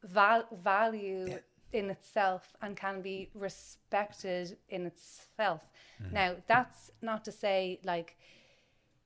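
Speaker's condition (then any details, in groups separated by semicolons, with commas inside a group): Stammer; stammer since childhood, group therapy in 20s, Dublin Adult Stuttering (DAS), Dr. Jonathan Linklater; stammers more when anxious, sometimes hides stammer, still fears being caught out; once tried passing as fluent, voluntary stammering since 20, early in interactions; repeated sounds, prolonged sounds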